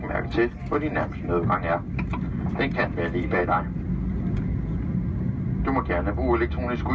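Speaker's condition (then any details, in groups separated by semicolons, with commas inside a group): No condition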